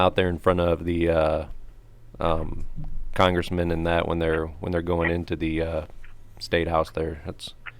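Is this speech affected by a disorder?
No.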